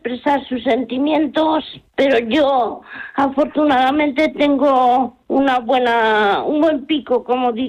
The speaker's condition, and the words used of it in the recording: Cerebral palsy. Pero hay gente pues que no se puede comunicar, que no puede expresar sus sentimientos, pero yo afortunadamente tengo un buen pico